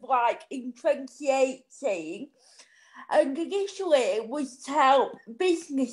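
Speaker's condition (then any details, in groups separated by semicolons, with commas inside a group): Cerebral palsy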